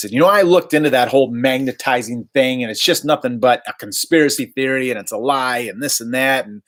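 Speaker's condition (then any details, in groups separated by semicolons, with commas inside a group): No condition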